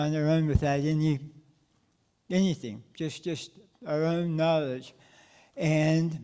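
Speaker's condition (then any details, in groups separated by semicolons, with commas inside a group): Stage 4 tongue cancer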